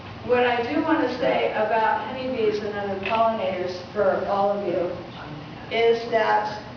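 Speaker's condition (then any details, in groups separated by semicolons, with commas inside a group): No condition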